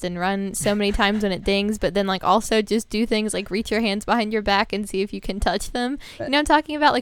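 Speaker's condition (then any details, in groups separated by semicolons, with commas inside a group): No condition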